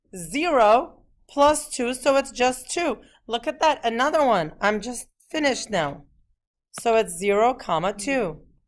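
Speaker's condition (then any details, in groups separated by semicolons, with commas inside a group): No condition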